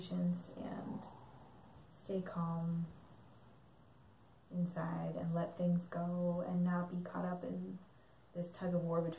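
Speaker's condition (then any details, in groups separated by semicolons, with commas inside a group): No condition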